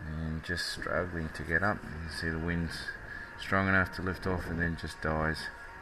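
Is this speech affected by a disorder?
No.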